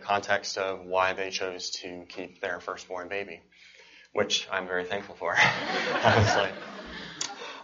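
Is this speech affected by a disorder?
Yes: cleft palate and cleft lip; congenital cleft palate and cleft lip, present from birth in Kuwait.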